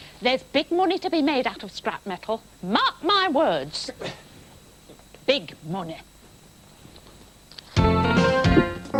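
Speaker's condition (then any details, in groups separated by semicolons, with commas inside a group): No condition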